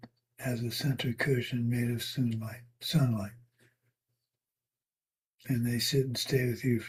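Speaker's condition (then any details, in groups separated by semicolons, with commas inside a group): Parkinson's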